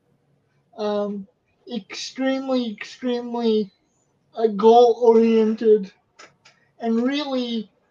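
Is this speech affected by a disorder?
Yes: cerebral palsy; wheelchair user, physical therapy; undiagnosed problem over past year and a half, on seven medications including pain medication.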